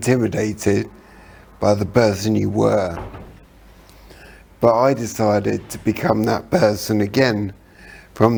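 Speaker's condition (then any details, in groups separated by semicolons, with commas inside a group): Traumatic brain injury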